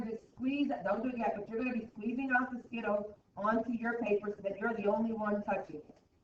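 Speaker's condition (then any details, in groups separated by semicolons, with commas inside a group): No condition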